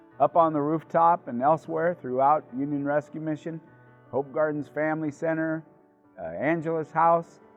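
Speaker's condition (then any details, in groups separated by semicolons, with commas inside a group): No condition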